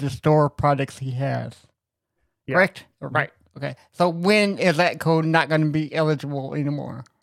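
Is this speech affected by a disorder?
Yes: cerebral palsy; congenital, doctors told mother he likely could not walk.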